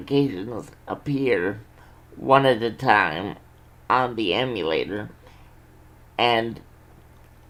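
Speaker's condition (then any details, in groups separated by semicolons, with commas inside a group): Cerebral palsy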